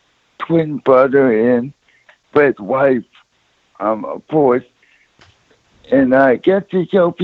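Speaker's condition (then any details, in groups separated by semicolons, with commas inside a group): Cerebral palsy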